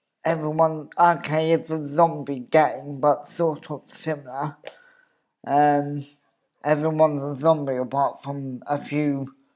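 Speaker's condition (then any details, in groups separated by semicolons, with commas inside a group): Cerebral palsy; obvious speech impediment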